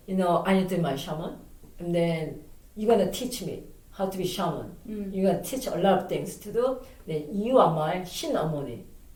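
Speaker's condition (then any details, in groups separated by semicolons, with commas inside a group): No condition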